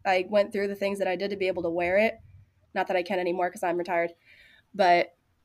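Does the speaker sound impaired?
No.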